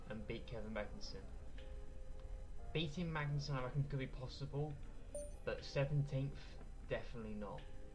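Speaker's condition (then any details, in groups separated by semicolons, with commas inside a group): No condition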